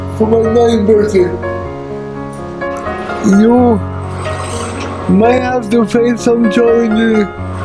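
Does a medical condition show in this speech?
Yes: cerebral palsy; unable to walk.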